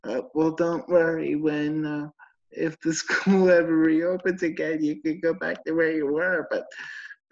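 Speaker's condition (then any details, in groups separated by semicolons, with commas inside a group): Cerebral palsy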